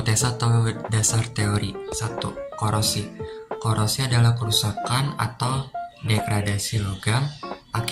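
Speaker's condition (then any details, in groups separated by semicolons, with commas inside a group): No condition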